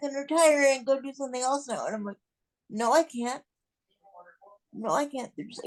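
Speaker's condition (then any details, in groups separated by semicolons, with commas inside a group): Cerebral palsy; non-progressive, will not improve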